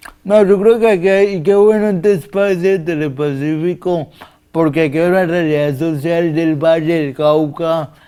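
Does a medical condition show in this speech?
Yes: cerebral palsy; difficulty speaking.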